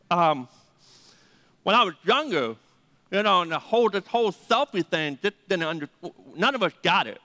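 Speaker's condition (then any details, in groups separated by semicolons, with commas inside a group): Deafness; hard time hearing phone callers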